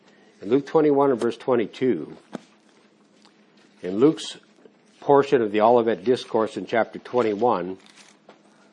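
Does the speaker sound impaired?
No.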